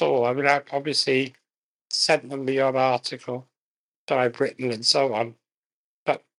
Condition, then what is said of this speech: Muscular dystrophy. But that's two words less that I have to enunciate.